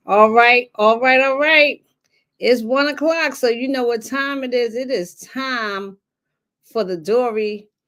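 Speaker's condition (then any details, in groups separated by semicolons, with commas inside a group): No condition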